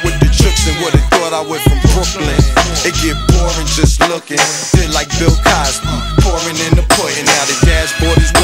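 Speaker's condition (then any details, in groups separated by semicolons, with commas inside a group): No condition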